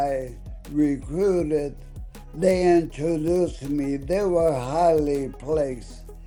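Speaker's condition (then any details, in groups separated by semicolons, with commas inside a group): ALS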